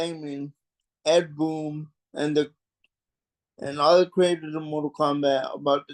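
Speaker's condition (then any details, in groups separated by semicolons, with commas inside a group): Cerebral palsy; mild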